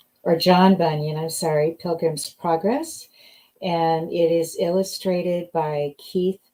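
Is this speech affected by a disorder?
No.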